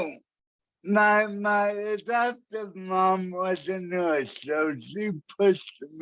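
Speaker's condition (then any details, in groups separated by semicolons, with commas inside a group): Cerebral palsy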